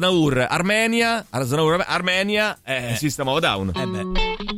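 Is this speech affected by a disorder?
No.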